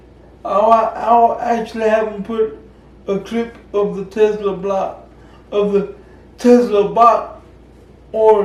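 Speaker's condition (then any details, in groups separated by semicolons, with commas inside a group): Cerebral palsy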